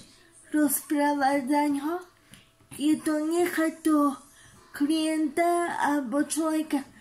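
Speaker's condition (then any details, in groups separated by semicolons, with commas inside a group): Cerebral palsy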